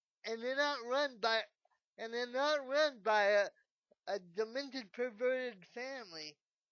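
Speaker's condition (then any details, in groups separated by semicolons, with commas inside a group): Cerebral palsy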